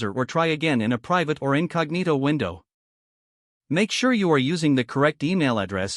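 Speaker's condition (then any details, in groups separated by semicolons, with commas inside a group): No condition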